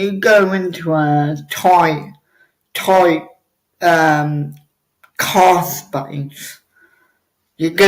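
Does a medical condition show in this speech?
Yes: cerebral palsy; obvious speech impediment.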